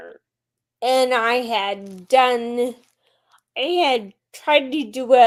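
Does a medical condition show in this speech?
Yes: Friedreich's ataxia; rare progressive neuromuscular disease.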